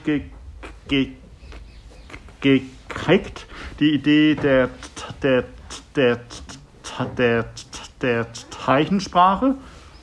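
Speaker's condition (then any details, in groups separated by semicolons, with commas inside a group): Stuttering; developmental, lifelong, possibly inherited, father stuttered, brother fluent, logopedic speech therapy, constant since second grade; severe stuttering, poor simultaneous coordination of breath, tongue, lips and speech; choppy, repetitions, blocks, none when singing, milder talking to pet, throat sometimes hurts; repeated sounds, repeated words, prolonged sounds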